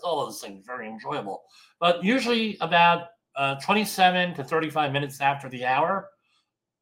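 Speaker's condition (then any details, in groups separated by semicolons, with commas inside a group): Bilateral cleft lip and palate; from birth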